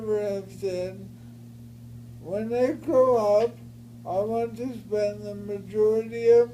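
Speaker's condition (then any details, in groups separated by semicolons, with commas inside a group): Brain injury; traumatic brain injury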